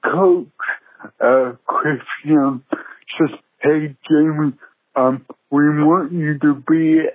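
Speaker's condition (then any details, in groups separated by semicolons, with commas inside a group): Cerebral palsy; cerebral palsy present from birth, unable to play sports growing up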